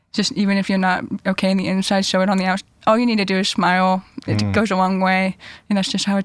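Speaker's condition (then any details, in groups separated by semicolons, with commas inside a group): Deafness; cochlear implants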